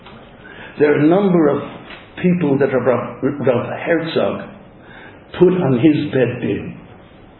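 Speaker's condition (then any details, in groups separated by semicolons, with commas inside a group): No condition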